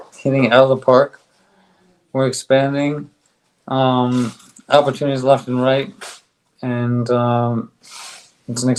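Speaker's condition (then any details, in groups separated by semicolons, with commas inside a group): ALS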